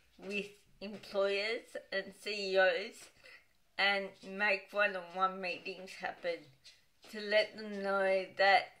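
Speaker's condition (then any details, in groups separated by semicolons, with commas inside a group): Dystonic cerebral palsy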